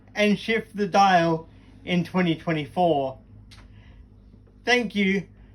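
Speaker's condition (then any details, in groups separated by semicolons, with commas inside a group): Cerebral palsy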